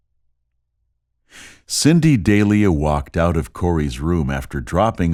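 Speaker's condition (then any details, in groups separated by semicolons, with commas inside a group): No condition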